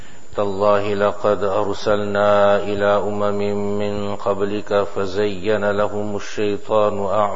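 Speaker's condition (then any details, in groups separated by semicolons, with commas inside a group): No condition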